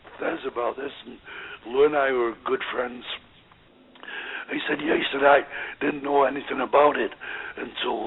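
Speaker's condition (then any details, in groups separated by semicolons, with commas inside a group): Voice box damage after neck operation; voice affected, may be hard to understand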